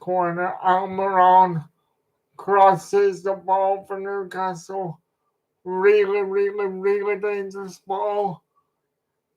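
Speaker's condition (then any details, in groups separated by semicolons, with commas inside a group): Cerebral palsy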